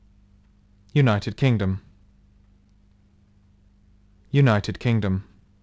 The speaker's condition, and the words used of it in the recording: None; typical speech.